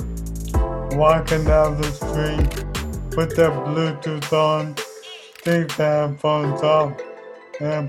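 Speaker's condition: ALS; progressive neurodegenerative

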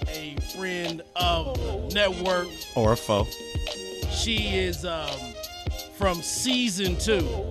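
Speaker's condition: No condition

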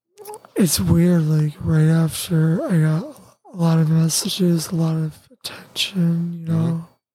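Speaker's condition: Tracheostomy; tracheostomy connected to ventilator

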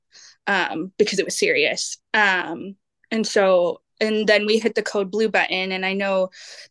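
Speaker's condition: No condition

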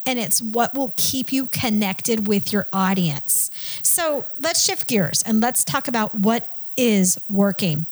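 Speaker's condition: No condition

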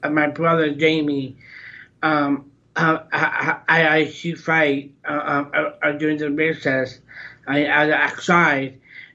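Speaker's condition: Down syndrome; congenital, hole in heart repaired before 3 months old, intestinal surgery at 2 days old; adult

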